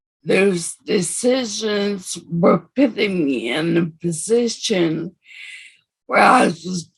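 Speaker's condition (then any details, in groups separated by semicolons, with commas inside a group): Severe anoxic brain injury; severe, wheelchair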